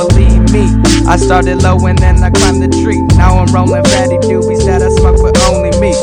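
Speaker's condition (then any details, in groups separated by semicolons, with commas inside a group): No condition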